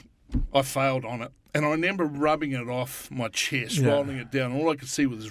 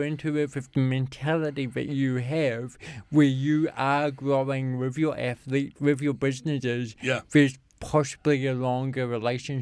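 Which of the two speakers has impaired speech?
The second: cerebral palsy; from birth, affects walking and talking, thinking unaffected; speech slightly atypical, voice a little shaky.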